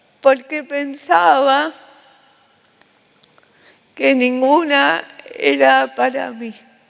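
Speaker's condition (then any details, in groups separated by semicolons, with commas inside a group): Cerebral palsy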